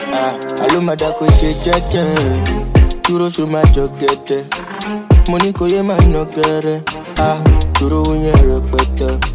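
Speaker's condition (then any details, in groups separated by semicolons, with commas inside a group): No condition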